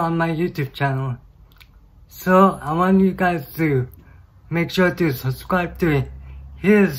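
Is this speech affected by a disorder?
Yes: cerebral palsy.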